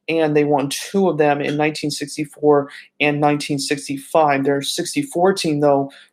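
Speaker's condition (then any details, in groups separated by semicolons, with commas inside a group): No condition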